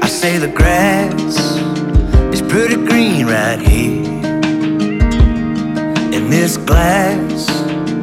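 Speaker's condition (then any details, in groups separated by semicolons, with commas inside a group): No condition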